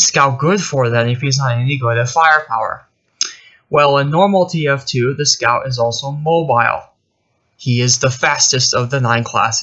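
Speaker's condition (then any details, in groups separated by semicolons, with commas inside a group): No condition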